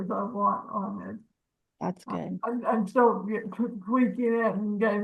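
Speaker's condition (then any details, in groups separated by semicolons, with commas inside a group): Cerebral palsy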